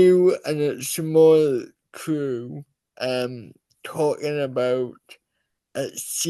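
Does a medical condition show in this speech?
Yes: cerebral palsy.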